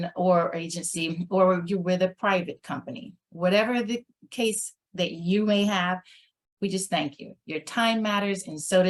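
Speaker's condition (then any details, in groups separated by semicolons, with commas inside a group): No condition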